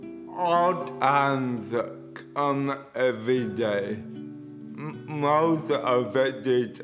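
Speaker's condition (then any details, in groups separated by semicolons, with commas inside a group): Cerebral palsy; crawls around on carpet every day, physically wearing on body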